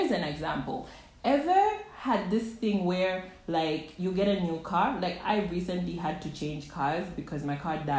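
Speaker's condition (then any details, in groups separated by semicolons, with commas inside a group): No condition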